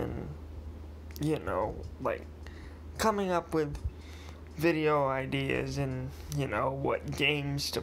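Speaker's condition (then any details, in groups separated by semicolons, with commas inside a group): Cerebral palsy, mild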